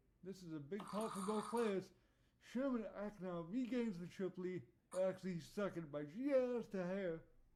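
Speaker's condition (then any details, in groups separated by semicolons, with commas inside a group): Cerebral palsy; voice tone sometimes odd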